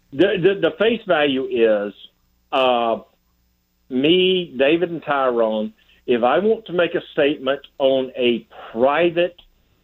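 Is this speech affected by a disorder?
No.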